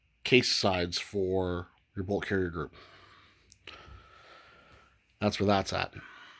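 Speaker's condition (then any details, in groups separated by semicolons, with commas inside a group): No condition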